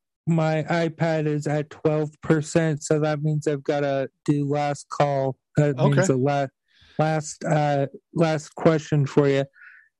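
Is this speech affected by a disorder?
Yes: stutter; mocked by online commenter; here repeated sounds.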